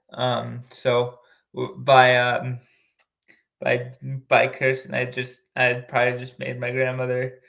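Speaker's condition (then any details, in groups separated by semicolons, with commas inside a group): Cerebral palsy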